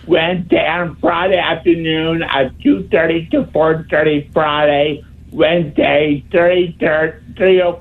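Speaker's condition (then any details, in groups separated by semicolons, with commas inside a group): Speech impediment; wheelchair user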